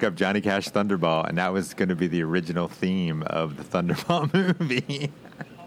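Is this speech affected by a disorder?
No.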